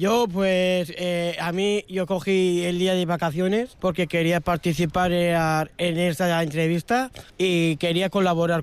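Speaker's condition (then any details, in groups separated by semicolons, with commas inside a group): Down syndrome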